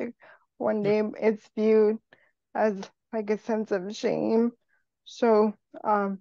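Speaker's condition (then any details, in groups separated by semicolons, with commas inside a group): Cerebral palsy; cerebral palsy, uses wheelchair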